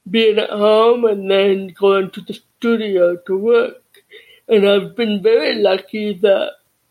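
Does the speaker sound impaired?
Yes: deafness.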